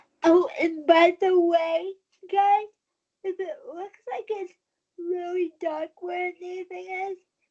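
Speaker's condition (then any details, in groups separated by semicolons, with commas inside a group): Cerebral palsy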